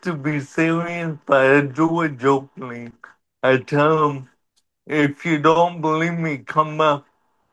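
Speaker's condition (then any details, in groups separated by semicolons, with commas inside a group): Cerebral palsy; wheelchair over the years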